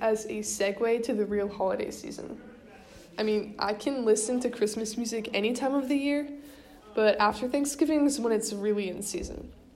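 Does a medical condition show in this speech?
No.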